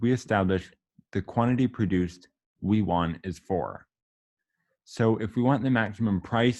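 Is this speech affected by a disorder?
No.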